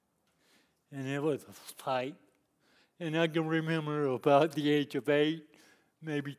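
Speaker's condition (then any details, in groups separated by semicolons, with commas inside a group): Cerebral palsy; lifelong disability since youth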